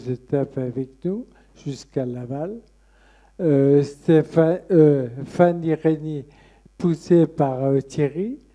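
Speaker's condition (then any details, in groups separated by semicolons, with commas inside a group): Friedreich's ataxia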